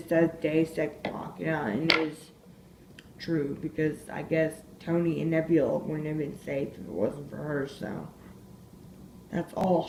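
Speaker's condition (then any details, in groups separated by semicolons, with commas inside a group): Disability causing slurred speech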